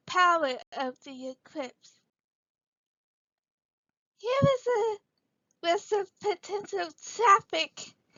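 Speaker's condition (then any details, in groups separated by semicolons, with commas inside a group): Cerebral palsy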